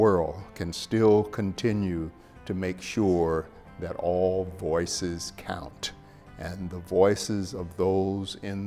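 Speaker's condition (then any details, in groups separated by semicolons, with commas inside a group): No condition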